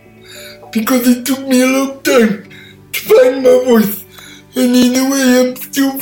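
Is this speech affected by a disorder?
Yes: cerebral palsy; speech impairment, takes listeners a while to catch on, listeners hesitant to ask for repeats.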